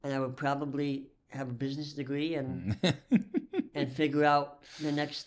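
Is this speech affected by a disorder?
Yes: cleft lip and palate; nut bar (likely Nuss bar) currently placed in chest, latest surgery.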